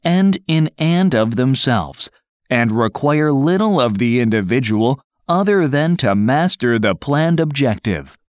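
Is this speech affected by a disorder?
No.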